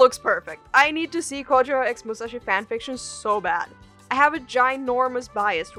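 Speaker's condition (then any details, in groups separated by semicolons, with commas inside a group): No condition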